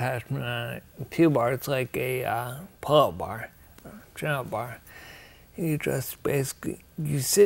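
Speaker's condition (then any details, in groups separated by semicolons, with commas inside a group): Ataxia; rare, progressive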